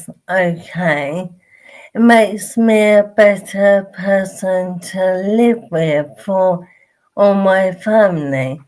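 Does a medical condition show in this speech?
Yes: motor neurone disease.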